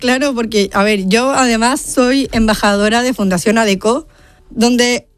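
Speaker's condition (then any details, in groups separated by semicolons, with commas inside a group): Down syndrome; present from birth, mother told during pregnancy; adult, 30 years old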